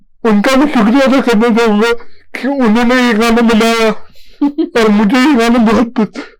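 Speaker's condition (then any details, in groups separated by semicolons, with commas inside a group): Cerebral palsy; since childhood; voice not clear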